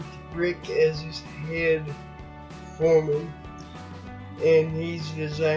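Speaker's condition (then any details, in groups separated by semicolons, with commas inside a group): Cerebral palsy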